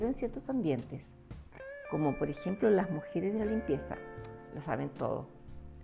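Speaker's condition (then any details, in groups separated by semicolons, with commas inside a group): No condition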